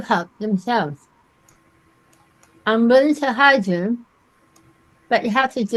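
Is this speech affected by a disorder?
Yes: myasthenia gravis.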